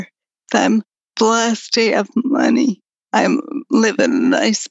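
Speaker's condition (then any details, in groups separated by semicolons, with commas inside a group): Progressive multiple sclerosis; quadriplegic, no hand use, walker to scooter to wheelchairs, talking harder as disease progressed; slowly worsening, latest change is lack of voice, needs caffeine from chocolate or coffee to talk; voice up and down, in and out with pulmonary muscle strength, sometimes no voice, assistant speaks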